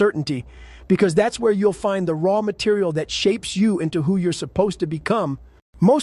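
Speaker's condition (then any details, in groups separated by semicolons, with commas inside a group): No condition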